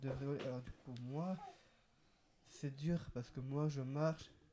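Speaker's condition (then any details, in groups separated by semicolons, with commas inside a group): Down syndrome, trisomy 21; extra chromosome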